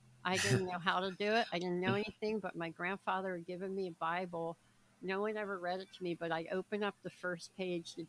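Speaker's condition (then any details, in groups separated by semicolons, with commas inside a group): Cleft palate, severe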